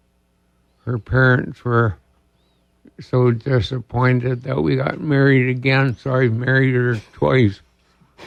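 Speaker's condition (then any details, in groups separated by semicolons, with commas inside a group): ALS; diagnosed about two years ago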